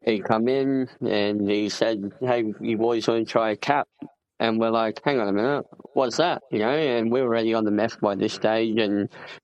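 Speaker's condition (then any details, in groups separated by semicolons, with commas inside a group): Cleft palate; congenital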